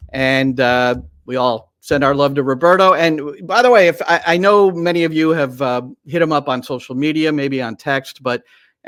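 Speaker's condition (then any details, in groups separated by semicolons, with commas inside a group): No condition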